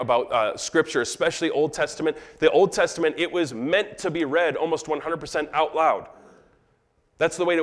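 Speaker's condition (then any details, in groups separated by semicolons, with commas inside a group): No condition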